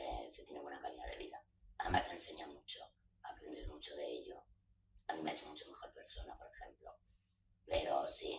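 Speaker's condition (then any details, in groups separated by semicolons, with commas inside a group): Total laryngectomy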